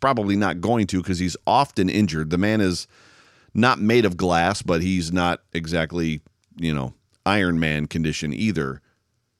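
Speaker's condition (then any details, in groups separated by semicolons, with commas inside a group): No condition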